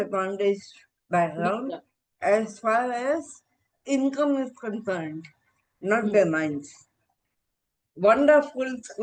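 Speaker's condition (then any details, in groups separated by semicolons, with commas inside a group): Encephalitis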